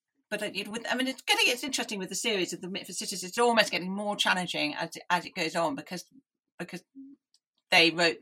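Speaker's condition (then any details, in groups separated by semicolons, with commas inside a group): Deafness; hopeless and unwieldy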